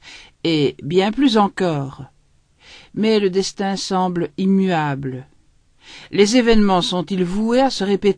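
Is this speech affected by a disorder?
No.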